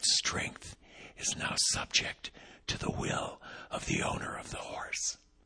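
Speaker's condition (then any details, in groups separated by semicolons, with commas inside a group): Vocal cord paralysis, unilateral; awaiting surgery in about a month, plastic shim to move paralyzed cord, previously repeated injections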